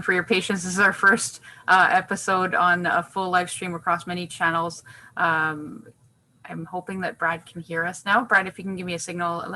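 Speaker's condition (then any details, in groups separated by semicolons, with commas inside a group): No condition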